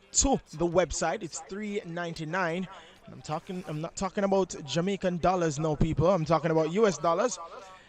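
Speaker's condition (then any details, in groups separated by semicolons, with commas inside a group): No condition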